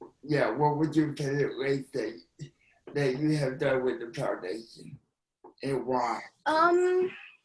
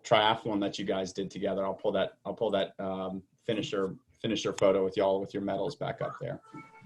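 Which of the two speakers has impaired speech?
The first: cerebral palsy.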